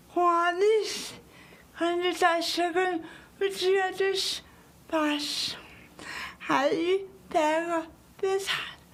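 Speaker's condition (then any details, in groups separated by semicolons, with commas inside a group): Cerebral palsy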